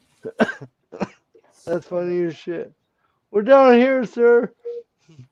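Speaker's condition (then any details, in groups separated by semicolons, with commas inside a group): Cerebral palsy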